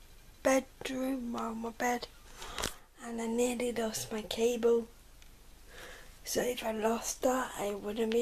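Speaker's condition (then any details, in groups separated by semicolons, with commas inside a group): Cerebral palsy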